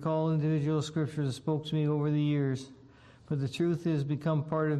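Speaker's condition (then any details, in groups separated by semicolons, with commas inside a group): Parkinson's disease; damaged brain area no longer produces dopamine, memory and balance difficulties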